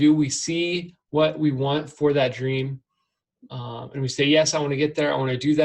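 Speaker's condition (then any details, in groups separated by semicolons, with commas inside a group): No condition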